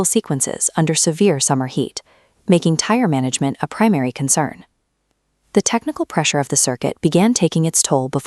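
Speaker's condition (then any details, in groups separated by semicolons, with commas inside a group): No condition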